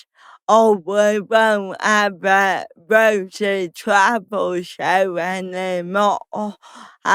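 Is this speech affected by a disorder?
Yes: cerebral palsy; no intellectual disability, affects walking, wobbles; slow speech.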